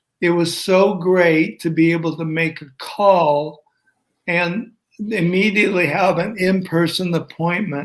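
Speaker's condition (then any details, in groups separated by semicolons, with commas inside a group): ALS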